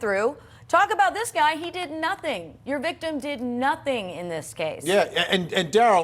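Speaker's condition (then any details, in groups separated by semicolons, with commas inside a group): No condition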